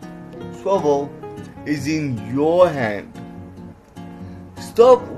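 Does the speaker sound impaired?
Yes: cerebral palsy; cycled 6-7 hours daily for 7 months.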